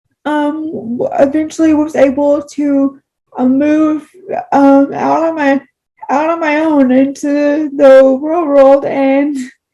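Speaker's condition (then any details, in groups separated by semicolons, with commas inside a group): Cerebral palsy, spastic, mild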